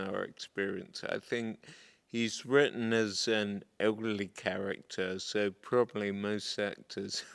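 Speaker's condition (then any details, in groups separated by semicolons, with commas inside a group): Multiple sclerosis; progressive form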